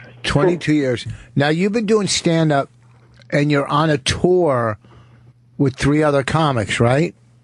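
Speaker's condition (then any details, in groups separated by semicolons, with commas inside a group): No condition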